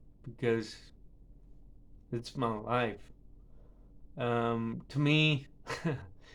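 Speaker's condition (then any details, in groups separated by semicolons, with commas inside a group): Cerebral palsy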